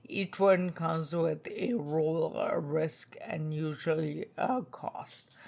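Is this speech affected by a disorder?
Yes: spinocerebellar ataxia type 2, SCA2; tongue.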